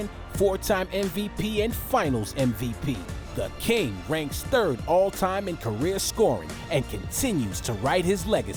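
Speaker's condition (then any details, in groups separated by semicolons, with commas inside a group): No condition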